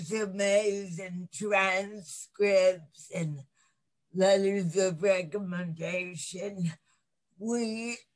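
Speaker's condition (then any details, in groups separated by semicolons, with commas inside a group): Cerebral palsy; lifelong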